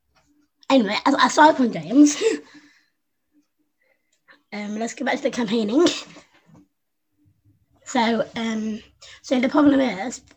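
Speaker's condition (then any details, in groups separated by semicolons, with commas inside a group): Down syndrome; adult woman, 25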